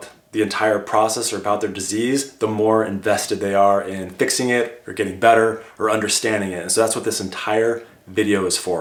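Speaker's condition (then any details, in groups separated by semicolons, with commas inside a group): No condition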